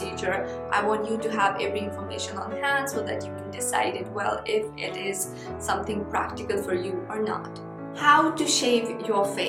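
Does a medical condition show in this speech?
No.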